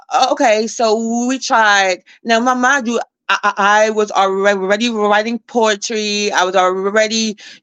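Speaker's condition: Stuttering; repeated sounds, blocks

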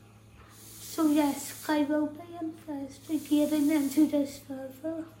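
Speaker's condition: Tracheostomy and ventilator dependent; paralysed from neck down, can move only head, electric and manual wheelchairs

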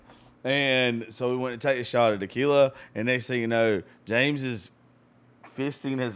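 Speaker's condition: No condition

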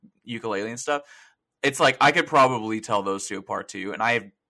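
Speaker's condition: No condition

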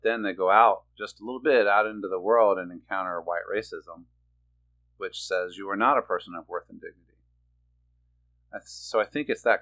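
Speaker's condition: No condition

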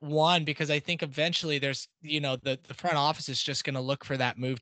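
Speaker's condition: No condition

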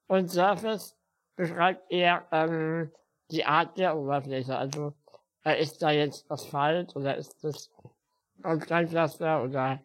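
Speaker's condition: Spinal muscular atrophy; uses wheelchair

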